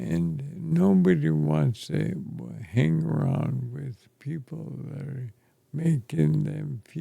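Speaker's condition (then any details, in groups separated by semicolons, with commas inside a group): ALS; affects chest and throat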